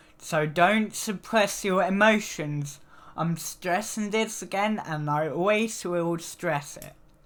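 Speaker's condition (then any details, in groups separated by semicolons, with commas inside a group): Cerebral palsy; needs frequent rest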